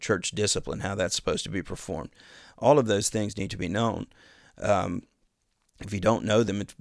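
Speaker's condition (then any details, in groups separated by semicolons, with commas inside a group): No condition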